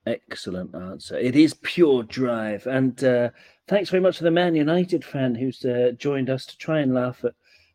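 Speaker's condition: No condition

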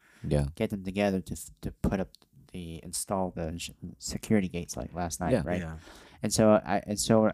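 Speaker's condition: Cleft lip and palate

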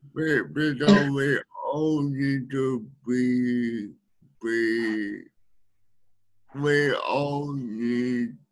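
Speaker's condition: Speech needing a translator; speech hard for others to understand

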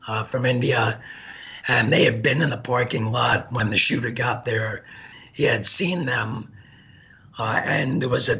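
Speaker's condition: Gunshot injury to voice box; shot 15 times

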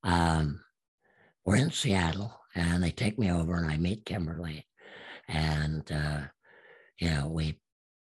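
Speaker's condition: Absent vocal cords; from gunshot through neck, confirmed on repeated exams, speech therapist saw no hope; self-taught speech over about ten years, sounds made first then shaped by mouth, slight hoarseness, unique voice

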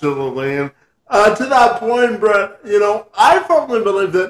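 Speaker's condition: Spastic quadriplegia cerebral palsy; severe

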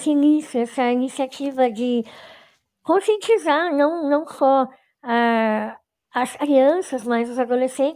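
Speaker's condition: Cleft lip and palate; awaiting dental implants

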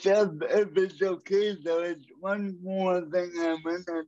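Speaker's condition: Cerebral palsy; cerebral palsy from birth, 37 years with condition

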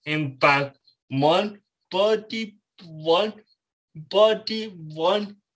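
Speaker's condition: Cerebral palsy

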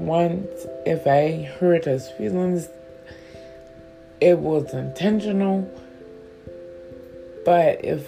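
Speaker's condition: Stroke with stutter; hands not working

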